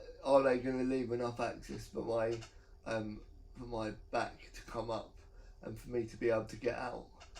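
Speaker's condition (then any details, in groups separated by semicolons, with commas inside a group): Cerebral palsy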